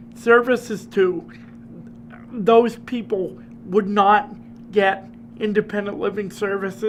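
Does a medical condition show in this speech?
Yes: cerebral palsy; uses personal care assistant.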